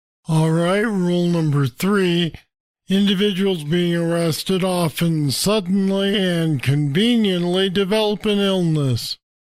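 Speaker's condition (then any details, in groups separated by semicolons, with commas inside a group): Parkinson's disease; deep brain stimulators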